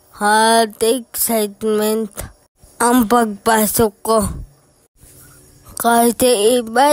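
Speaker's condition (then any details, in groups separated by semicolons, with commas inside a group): Cerebral palsy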